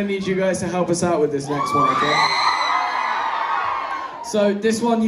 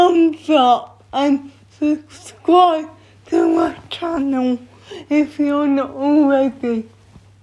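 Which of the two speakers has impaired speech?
The second: cerebral palsy; uses feeding aid; sounds a little funny, breathing affected, recent voice trouble.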